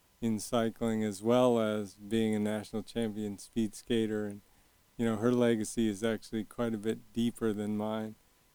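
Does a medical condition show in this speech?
Yes: young onset Parkinson's disease; young onset at age 40, shaky, Medtronic deep brain stimulation device, two 3-inch brain probes; deep brain stimulation surgery at Stanford 3 years ago, constant current, symptoms well managed.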